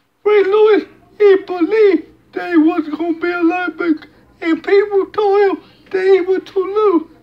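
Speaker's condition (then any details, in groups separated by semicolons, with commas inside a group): Cerebral palsy; speech hard to understand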